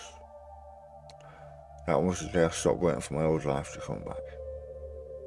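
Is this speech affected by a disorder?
Yes: stage 4 tongue cancer; half tongue removed.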